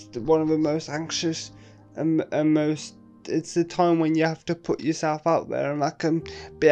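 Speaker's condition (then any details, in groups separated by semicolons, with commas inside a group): Quadriplegic cerebral palsy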